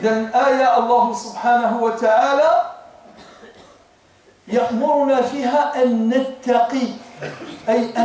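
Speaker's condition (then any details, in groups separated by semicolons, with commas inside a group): No condition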